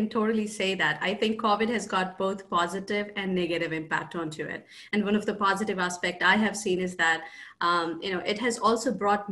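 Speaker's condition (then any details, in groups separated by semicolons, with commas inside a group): No condition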